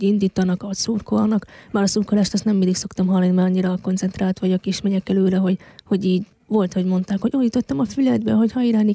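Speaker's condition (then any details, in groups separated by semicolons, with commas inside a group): Hearing loss since infancy; congenital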